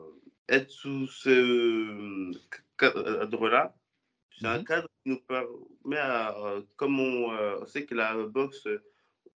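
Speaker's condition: Stuttering; never a problem for him, volunteers to speak to media; occasional stutter audible during interview; occasional mild stutter; repeated sounds, prolonged sounds

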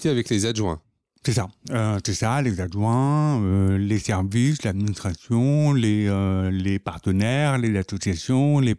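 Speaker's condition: Profound deafness from birth, congenital

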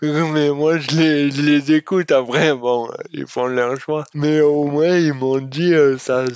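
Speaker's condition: Dystonia; congenital, from lack of brain oxygen at birth, diagnosed soon after, left forearm most affected; eloquence disorder caused by dystonia, alongside muscular disorder

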